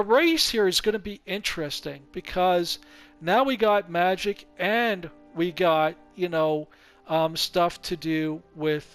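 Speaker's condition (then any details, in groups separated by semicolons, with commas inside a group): No condition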